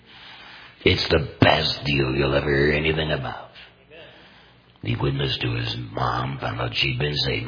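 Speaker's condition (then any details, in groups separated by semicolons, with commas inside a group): Total laryngectomy; complete laryngectomy for larynx cancer, voice prosthesis; unusual tone of voice, may sound painful to listeners, no pain speaking, understandable with careful listening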